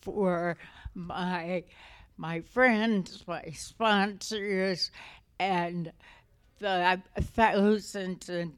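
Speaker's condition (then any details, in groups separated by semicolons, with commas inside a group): Essential tremor; essential tremor affecting voice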